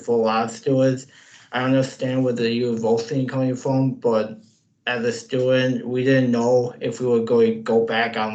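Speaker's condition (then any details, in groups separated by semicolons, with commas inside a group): Cerebral palsy; severe difficulty writing and typing, relies on speaking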